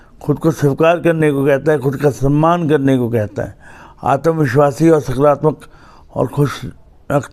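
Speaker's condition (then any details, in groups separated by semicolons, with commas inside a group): Cerebral palsy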